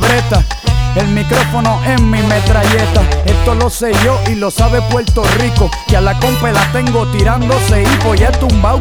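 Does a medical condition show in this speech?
No.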